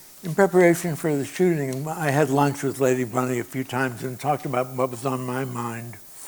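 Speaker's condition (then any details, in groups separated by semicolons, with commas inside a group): Parkinson's disease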